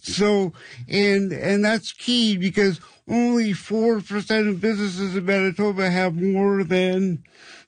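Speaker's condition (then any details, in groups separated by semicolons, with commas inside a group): Cerebral palsy; past childhood orthopedic surgeries like hip and heel cord operations, some 40 years ago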